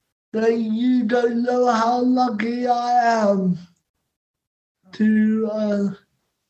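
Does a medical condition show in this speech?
Yes: cerebral palsy; cerebral palsy present essentially all life; spasms, on medication three times daily after food.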